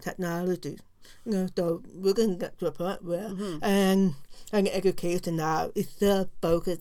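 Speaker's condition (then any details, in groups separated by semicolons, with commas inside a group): Profound deafness; no cochlear implant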